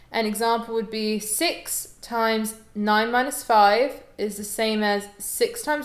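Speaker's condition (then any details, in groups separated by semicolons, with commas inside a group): No condition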